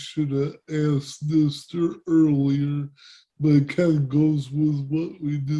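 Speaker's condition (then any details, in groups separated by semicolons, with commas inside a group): Cerebral palsy; speech impairment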